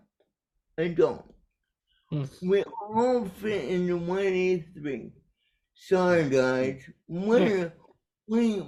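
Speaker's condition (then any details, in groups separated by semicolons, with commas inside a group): Cerebral palsy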